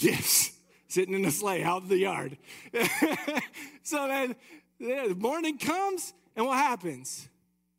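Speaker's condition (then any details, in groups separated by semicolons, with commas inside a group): No condition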